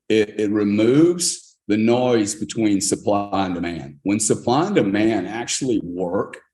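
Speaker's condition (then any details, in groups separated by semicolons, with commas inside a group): No condition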